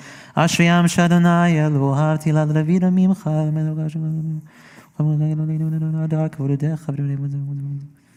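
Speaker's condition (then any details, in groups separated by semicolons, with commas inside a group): No condition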